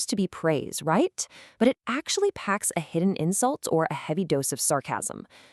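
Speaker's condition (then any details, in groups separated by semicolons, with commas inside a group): No condition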